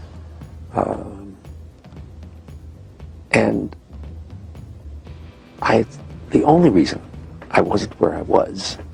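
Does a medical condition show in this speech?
No.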